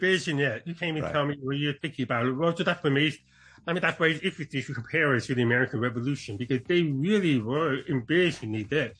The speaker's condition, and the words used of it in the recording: Deafness. I was born deaf, so I do have a deaf accent.